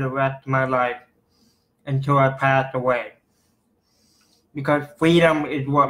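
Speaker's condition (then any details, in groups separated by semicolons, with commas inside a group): Cerebral palsy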